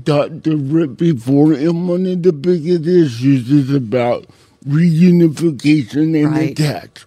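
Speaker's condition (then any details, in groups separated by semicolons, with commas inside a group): Cerebral palsy; congenital, uses a wheelchair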